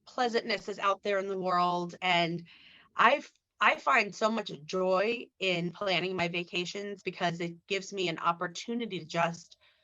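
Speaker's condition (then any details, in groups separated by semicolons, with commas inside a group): No condition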